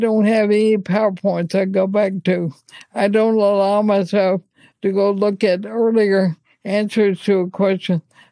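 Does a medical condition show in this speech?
Yes: ALS; neurodegenerative disease affecting the muscles.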